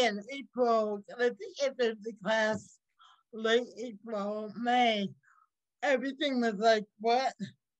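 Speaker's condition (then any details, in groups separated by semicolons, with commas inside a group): Cerebral palsy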